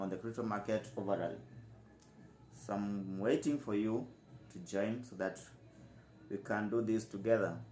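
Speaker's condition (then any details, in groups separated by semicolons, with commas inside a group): No condition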